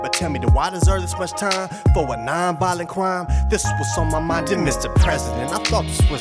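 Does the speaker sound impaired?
No.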